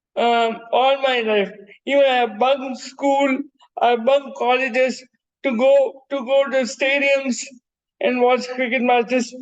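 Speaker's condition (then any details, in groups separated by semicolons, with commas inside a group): Cerebral palsy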